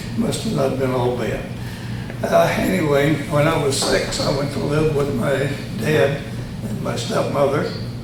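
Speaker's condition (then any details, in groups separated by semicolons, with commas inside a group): Tongue cancer surgery; both sides of tongue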